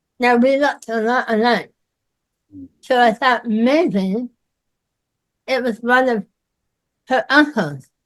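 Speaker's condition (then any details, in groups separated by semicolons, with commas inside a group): Myasthenia gravis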